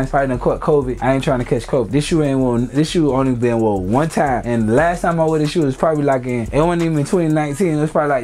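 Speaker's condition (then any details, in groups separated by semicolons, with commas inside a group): No condition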